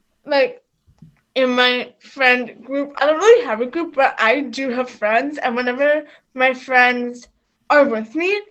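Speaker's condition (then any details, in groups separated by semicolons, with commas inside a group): Cerebral palsy; quadriplegic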